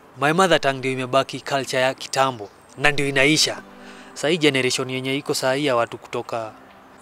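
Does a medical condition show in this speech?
No.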